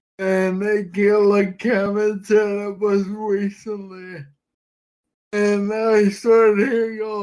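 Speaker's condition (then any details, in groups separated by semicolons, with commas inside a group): Friedreich's ataxia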